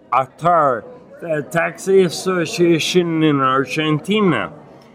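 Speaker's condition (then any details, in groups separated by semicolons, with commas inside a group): Acquired ataxia with dysarthria, acquired; Lance-Adams syndrome; gets winded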